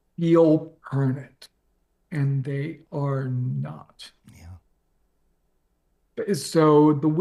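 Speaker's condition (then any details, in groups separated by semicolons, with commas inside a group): ALS; progressive, onset leg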